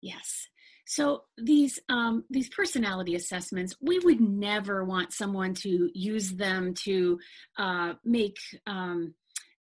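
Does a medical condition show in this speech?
No.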